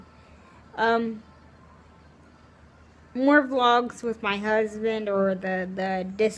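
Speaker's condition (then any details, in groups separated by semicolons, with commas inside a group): Cerebral palsy, spastic, severe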